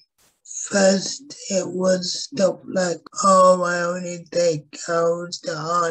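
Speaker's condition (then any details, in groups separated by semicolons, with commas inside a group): Cerebral palsy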